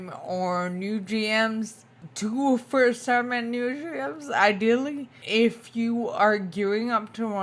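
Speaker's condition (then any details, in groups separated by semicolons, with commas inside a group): Spinocerebellar ataxia type 2, SCA2; tongue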